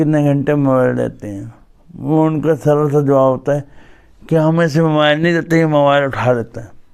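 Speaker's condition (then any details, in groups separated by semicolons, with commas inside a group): Cerebral palsy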